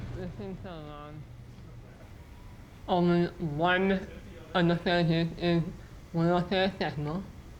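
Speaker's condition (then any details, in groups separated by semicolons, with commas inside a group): Muscular dystrophy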